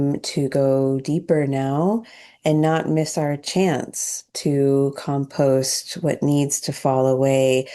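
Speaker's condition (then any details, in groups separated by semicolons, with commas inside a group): No condition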